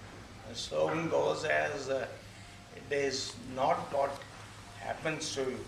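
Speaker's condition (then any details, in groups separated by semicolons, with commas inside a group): Friedreich's ataxia; Friedreich's ataxia, progressive, lower limbs affected; wheelchair user, diagnosed around age 20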